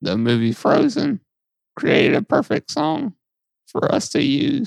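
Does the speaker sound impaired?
Yes: muscular dystrophy; muscle and fat lost around tailbone.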